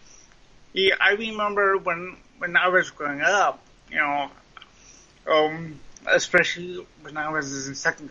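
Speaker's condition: Cerebral palsy, mild; speech impediment

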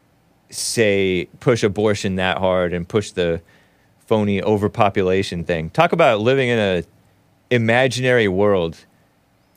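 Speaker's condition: No condition

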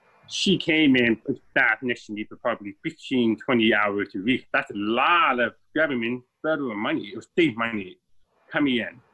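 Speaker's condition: Deafness, born deaf

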